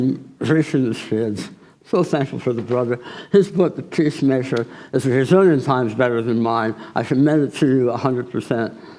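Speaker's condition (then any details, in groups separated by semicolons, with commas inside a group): Tongue cancer surgery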